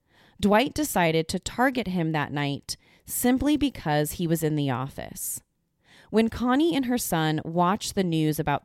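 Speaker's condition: No condition

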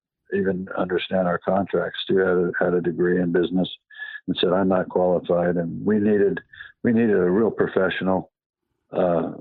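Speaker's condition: Parkinson's; past cancer

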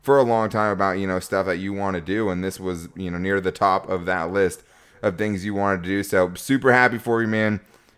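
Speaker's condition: No condition

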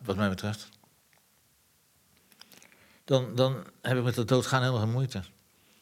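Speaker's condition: Parkinson's disease; falls including off bicycle

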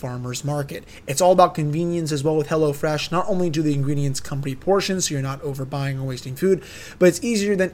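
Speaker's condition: No condition

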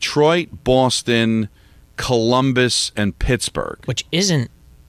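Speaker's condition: No condition

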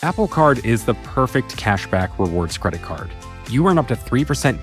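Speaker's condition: No condition

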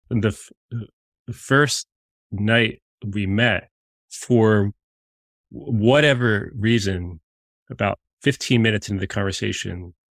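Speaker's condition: Stutter; still stutters as adult; stutters visibly and audibly; prolonged sounds, blocks

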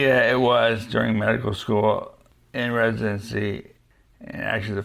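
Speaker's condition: Young-onset Parkinson's disease; diagnosed at 38, hereditary form, right-side hand weakness, freezing, 5 years medication, then deep brain stimulator

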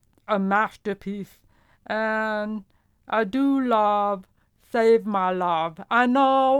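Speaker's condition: Profound deafness; no vibration felt

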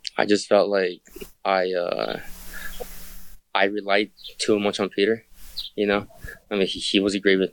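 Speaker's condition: Stuttering; onset at a young age, always a problem growing up; still stutters; repeated words, prolonged sounds, blocks

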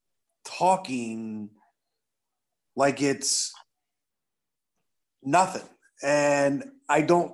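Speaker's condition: Aphasia; acquired after injury, hit by car, words came back slowly; a little slower, brain waits before words come out

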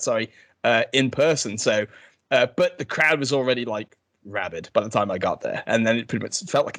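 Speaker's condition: No condition

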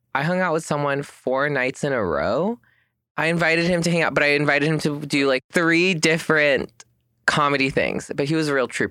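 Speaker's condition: No condition

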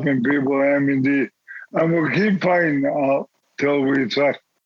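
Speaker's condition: Motor neurone disease; muscle wasting, onset with arm muscle twitching after retiring from rugby, incurable, no treatment; four and a half years since diagnosis, still able to eat and drink; still able to speak

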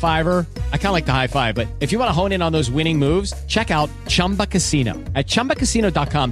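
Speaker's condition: No condition

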